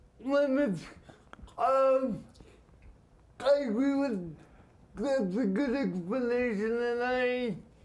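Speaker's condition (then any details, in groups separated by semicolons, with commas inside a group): Spastic quadriplegia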